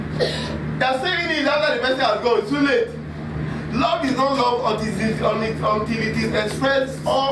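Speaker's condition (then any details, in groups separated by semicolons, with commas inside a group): No condition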